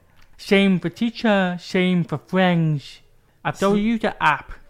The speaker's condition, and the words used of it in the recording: Deafness. It helps me because if I speak to hearing people, I can speak clear and help them hear, understand me.